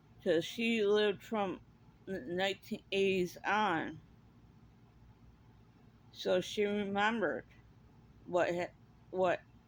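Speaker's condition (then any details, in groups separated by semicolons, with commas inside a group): Cerebral palsy; speaks differently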